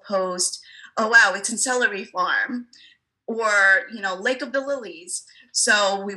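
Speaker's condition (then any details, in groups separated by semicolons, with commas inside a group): No condition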